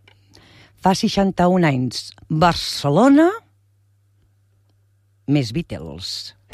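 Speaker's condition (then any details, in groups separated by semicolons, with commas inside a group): No condition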